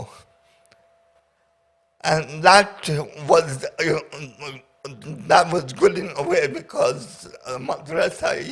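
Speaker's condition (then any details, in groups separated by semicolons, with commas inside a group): Paraplegia with essential tremor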